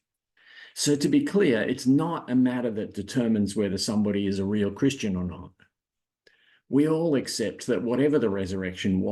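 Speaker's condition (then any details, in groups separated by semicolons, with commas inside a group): No condition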